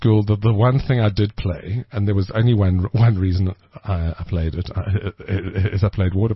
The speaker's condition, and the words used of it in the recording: Stuttering. Okay, so in other words, the more relaxed you are, the less you will stutter.